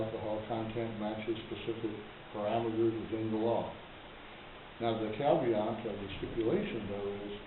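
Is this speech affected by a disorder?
No.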